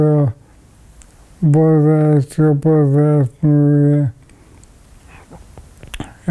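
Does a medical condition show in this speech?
Yes: ALS.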